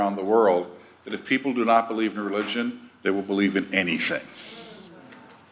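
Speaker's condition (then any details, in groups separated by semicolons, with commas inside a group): No condition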